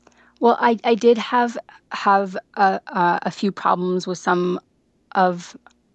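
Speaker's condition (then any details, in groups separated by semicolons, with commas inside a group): Stuttering; onset at age 15 without a clear sudden change, possibly stress-related, brief stutter at age five that resolved; has had therapy, uses fluency skills; can control speech with fluency skills, phone calls often hard; repeated sounds, repeated words, prolonged sounds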